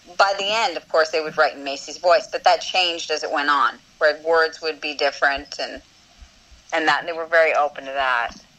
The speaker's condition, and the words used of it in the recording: None; typical speech.